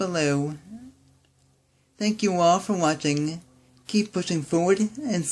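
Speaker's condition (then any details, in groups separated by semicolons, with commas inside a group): Cerebral palsy; speaks fast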